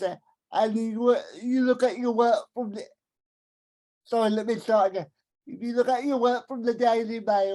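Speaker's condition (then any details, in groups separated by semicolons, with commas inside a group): Cerebral palsy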